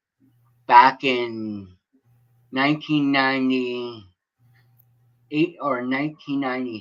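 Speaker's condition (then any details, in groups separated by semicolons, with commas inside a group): Cerebral palsy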